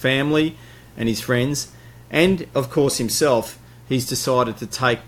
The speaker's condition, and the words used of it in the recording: None; typical speech.